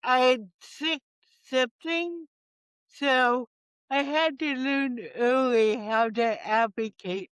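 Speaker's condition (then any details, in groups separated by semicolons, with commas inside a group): Cerebral palsy; present from birth, initially mild; lost ability to walk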